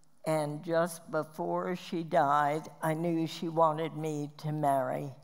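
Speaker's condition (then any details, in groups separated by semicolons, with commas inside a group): Spasmodic dysphonia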